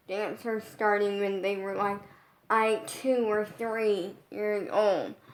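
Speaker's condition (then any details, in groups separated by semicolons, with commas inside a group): Brain injury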